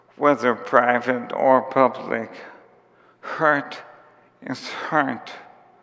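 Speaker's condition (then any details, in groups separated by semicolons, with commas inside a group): ALS; onset with tiredness and clumsiness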